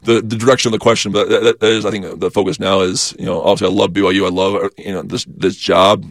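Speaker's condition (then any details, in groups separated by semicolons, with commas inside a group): Stutter; stutter first noticed in high school, not noticed in childhood; magnified on mission while learning and speaking Spanish; repeated sounds, repeated words, prolonged sounds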